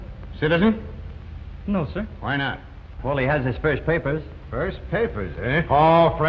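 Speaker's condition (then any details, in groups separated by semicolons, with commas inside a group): No condition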